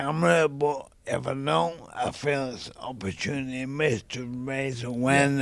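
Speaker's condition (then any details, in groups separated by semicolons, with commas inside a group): ALS; young onset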